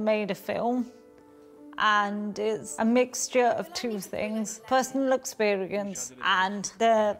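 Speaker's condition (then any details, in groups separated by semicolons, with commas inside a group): Cerebral palsy; sometimes slurred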